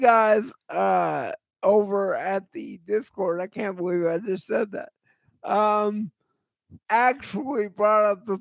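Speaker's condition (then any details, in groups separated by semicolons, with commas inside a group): Cerebral palsy; voice always shot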